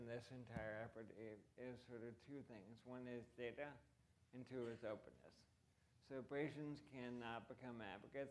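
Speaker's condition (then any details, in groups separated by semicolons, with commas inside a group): ALS; voice and hands affected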